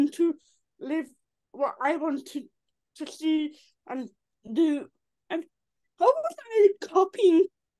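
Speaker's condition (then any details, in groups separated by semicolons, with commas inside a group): Cerebral palsy; from birth, affects limbs and neck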